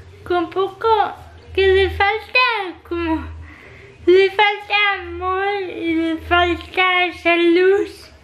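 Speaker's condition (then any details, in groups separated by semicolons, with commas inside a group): Cerebral palsy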